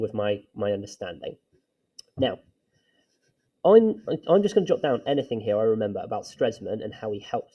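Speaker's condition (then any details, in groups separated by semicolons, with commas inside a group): No condition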